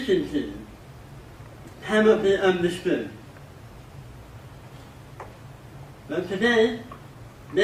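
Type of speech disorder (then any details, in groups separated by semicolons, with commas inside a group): Dysarthria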